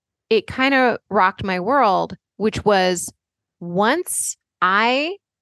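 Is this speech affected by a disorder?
No.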